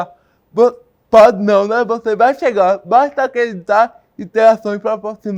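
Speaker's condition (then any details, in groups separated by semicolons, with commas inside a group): Cerebral palsy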